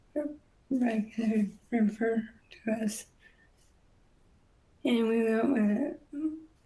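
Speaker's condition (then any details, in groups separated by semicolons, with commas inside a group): Multiple system atrophy; first diagnosed Parkinson's; Parkinson's over 10 years, MSA about a year, speech therapy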